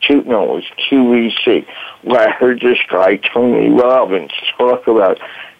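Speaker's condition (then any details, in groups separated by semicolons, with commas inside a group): Voice box damage from tracheostomy; traumatic brain injury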